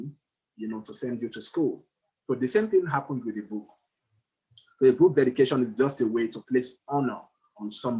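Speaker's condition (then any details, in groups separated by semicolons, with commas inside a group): No condition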